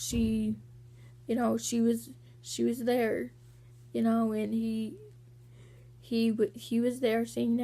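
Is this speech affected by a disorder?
Yes: cerebral palsy; walking sometimes hard.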